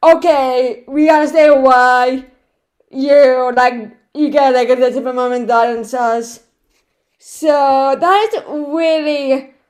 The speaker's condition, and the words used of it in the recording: Cerebral palsy. I have cerebral palsy on my right side. After I have a speech disability, I have a limp, I have foot braces, I have a tiny right hand